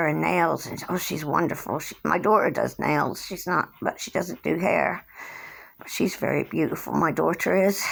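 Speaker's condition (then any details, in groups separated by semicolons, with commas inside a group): Cerebral palsy; since birth, hand tremors; age 57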